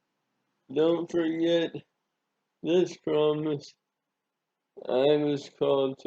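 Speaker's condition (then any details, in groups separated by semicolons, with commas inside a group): Parkinson's disease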